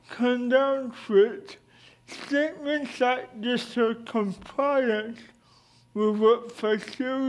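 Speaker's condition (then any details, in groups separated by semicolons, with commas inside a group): Cerebral palsy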